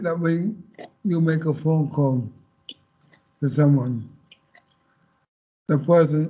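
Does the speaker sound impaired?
Yes: MND; voice banked reading I Will Always Be Me ebook, 99.9% own voice, earlier app bank sounded foreign.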